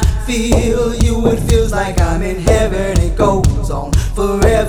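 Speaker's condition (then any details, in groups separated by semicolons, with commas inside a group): No condition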